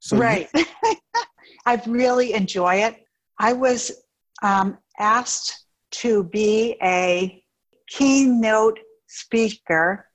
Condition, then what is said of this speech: Aphasia. And what I have, the way my aphasia is, there's another term, and I think it's called apraxia and aphasia.